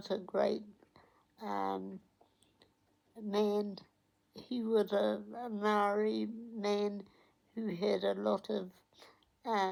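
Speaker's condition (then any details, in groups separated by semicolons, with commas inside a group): Cerebral palsy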